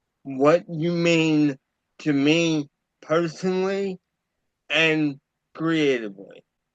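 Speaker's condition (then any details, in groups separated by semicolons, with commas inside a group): Cerebral palsy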